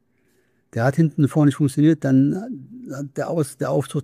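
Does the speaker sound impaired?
Yes: Parkinson's disease; numbness right foot, glasses slipped from hand, deep brain stimulation: two brainstem electrodes, pacemaker in chest; speech therapy trains facial muscles against freezing face and speech against decline, going well.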